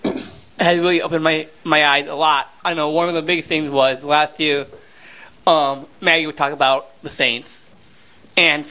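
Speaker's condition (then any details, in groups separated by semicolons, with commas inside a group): Down syndrome; 32 years old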